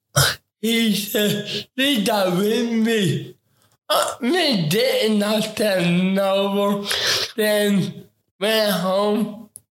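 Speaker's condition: Ataxic cerebral palsy; talks word for word

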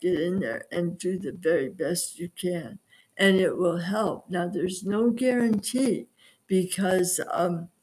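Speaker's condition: Aphasia; aphasia after stroke at age 52

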